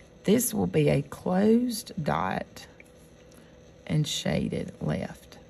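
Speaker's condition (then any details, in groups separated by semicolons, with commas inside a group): No condition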